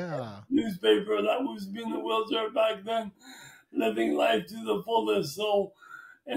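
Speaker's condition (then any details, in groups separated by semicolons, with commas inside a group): Traumatic brain injury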